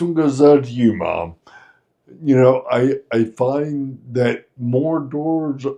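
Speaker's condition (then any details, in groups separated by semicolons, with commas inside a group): Friedreich's ataxia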